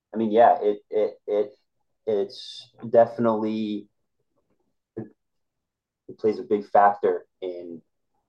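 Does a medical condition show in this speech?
Yes: stuttering; stutter since childhood, known to classmates at earlier school before 7th grade; adult, past college freshman year, working, constantly trying to improve stutter; uses small talk to avoid stuttering, talked little as child, discloses stutter, training others builds confidence; here repeated words, prolonged sounds.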